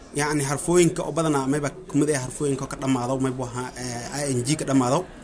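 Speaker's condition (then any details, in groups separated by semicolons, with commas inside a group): No condition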